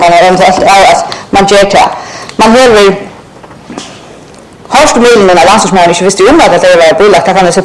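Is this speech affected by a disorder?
No.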